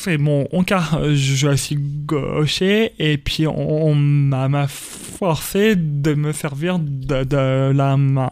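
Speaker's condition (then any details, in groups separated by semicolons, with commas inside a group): Stuttering; stuttering since early childhood at school, speech therapy helped, told elimination almost impossible; age 28, lives with stuttering and accepts it; stuttering persists, described by him as an accent; repeated sounds, repeated words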